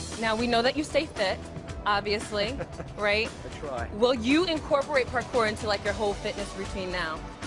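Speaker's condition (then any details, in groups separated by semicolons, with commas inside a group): No condition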